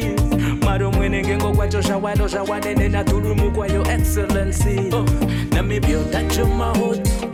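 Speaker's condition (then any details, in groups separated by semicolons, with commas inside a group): No condition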